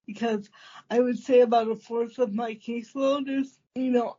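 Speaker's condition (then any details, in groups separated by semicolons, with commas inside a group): Cerebral palsy; first power wheelchair at 14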